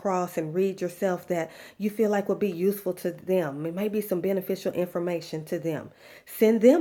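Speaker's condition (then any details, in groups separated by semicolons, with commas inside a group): No condition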